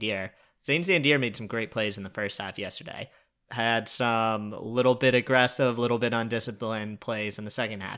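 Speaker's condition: No condition

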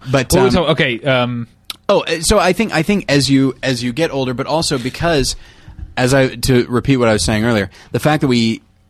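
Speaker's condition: No condition

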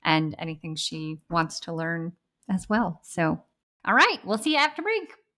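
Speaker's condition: Bilateral cleft lip and palate; infant palatal obturator

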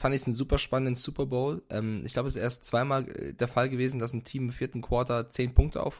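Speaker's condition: No condition

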